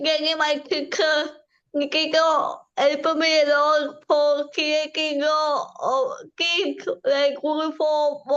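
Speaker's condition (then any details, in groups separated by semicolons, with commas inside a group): Cerebral palsy; from birth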